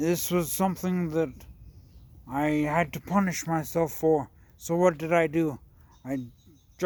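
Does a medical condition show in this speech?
Yes: traumatic brain injury.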